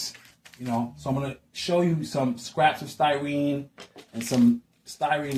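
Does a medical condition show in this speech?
No.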